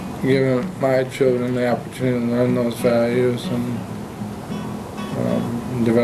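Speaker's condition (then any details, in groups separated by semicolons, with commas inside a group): ALS; diagnosed over 4 years ago, progressing; swallowing difficulty, aspiration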